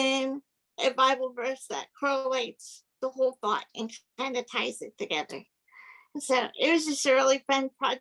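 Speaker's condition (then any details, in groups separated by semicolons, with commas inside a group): Cerebral palsy; physical disability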